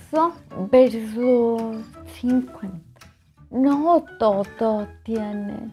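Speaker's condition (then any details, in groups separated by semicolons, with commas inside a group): Cerebellar ataxia; progressed from cane to walker, walker no longer sufficient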